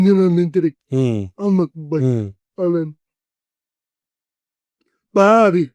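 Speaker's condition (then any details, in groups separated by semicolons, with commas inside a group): Cerebral palsy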